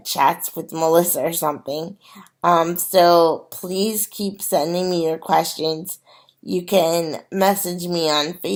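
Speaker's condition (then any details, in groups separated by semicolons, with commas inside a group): Cerebral palsy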